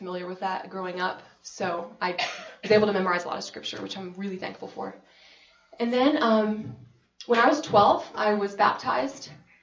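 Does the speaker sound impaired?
No.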